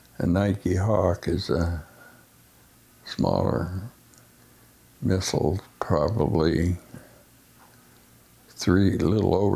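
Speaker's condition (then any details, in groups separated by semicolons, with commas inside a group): Essential tremor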